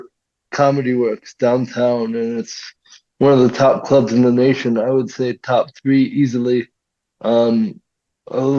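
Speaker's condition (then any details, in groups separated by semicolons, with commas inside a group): Cerebral palsy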